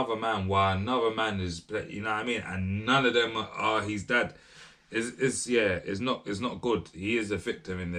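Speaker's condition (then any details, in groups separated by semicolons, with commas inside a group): No condition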